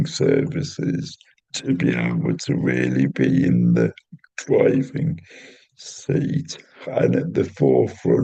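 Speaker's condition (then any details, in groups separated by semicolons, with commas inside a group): Cerebral palsy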